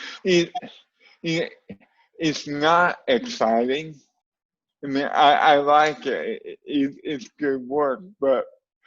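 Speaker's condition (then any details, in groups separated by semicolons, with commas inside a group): Cerebral palsy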